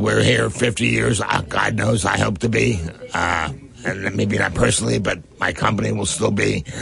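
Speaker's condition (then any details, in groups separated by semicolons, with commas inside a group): Head and neck cancer; stage 4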